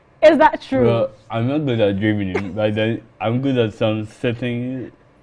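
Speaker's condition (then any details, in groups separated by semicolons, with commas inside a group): Cerebral palsy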